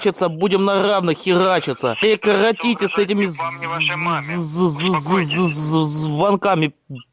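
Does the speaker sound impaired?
Yes: stuttering; self-described speech defect, unable to stop stuttering; stutters during phone call, stuttering noticed and mocked by other speaker; audible stutter; here repeated sounds, prolonged sounds, blocks.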